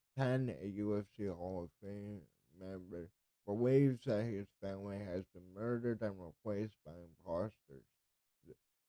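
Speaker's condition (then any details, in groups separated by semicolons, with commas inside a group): Cerebral palsy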